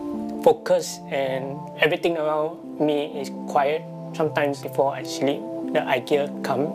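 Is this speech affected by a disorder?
Yes: profound hearing loss; profound on one side, severe on other, onset at age 2, unresponsive to loud sounds; about 70 to 80% hearing loss.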